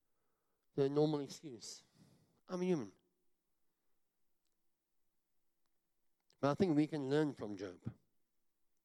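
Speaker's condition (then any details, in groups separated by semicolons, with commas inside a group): Cleft palate; talks funny, self-described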